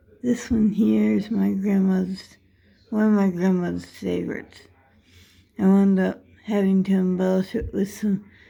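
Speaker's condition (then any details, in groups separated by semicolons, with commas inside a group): Dystonia; affects how speech sounds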